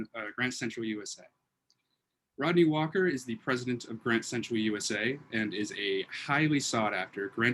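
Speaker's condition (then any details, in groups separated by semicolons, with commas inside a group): No condition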